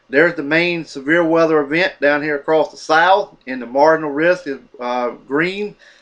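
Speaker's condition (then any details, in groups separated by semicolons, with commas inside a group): No condition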